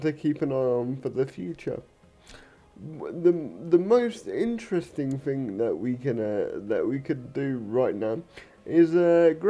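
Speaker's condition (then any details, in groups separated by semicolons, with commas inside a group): Cerebral palsy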